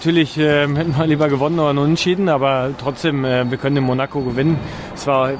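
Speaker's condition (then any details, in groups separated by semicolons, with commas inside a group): No condition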